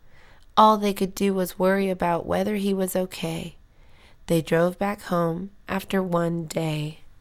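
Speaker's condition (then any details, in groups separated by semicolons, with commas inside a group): No condition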